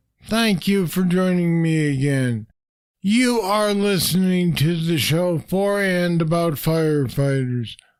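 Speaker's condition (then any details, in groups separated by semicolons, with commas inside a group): Parkinson's disease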